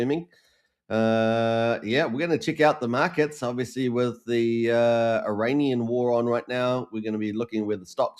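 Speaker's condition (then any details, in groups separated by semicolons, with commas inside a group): No condition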